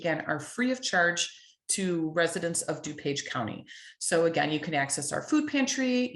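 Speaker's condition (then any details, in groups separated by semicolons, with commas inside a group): No condition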